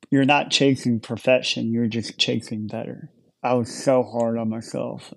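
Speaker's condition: Cleft lip and palate; large hole in mouth at birth

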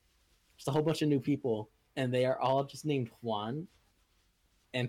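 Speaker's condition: No condition

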